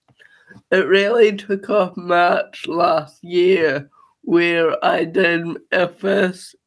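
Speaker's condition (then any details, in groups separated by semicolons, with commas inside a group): Cerebral palsy; rides trike since age 5 for mobility and independence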